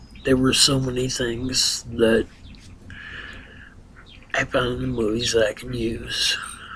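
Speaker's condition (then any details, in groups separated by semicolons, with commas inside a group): Ataxia; balance problem, long-term alcohol use, concussion from fall; sometimes hard to enunciate, volume and word pronunciation affected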